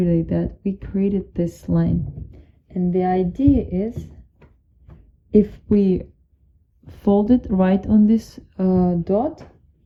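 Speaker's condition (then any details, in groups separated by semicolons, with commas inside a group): No condition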